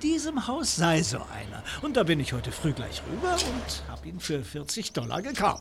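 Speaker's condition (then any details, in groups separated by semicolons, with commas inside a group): No condition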